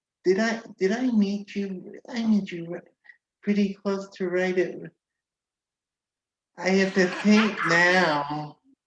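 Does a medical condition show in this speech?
Yes: cerebral palsy.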